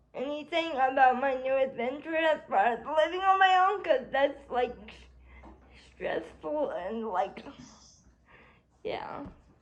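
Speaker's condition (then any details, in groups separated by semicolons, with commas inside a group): Cerebral palsy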